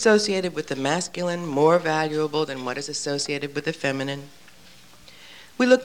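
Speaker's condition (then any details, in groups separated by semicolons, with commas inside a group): No condition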